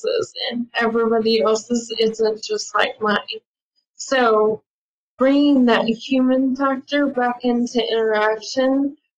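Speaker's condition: ALS; attends ALS clinic

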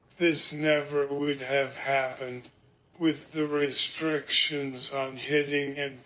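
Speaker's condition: ALS, speech-generating device; diagnosed about two years ago, lost use of all limbs; recent pneumonia with hospital stay, speaking through electronic equipment; lost use of voice, speaks through eye-operated letter-selection device with speak button

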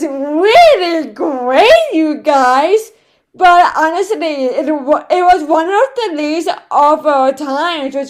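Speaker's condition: Cerebral palsy, right side

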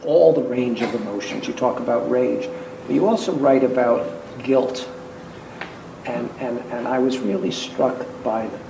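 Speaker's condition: No condition

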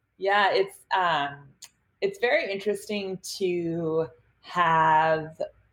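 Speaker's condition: No condition

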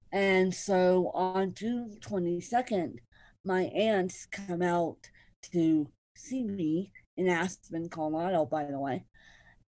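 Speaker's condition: Cerebral palsy; likely asthma, diagnosis pending

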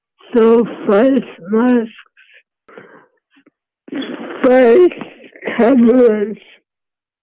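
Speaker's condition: Mobius syndrome; congenital, present from birth, affects face and limbs, wheelchair user all life, not progressive; affected speech, hard to understand, speech unchanged over time

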